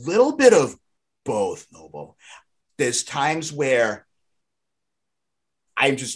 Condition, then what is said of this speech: Stuttering. I used to have a stammer when I was younger, and it still sometimes shows up every so often when I'm having a conversation.